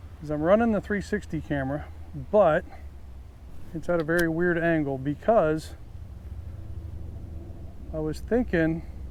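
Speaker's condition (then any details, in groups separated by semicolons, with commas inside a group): No condition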